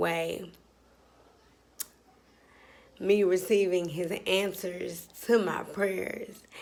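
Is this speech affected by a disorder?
Yes: cerebral palsy, spastic.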